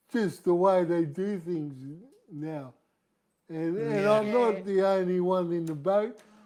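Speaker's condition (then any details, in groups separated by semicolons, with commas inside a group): Cerebral palsy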